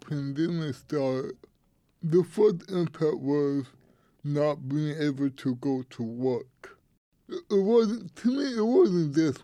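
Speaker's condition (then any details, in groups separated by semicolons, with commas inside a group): Cerebral palsy; congenital, tight muscles, affects walking and hands, past physical therapy for hand use; affects speaking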